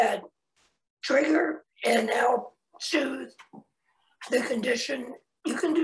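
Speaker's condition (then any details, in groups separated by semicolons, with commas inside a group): Laryngectomy; no speech 90 days post-surgery, swallowing issues after surgery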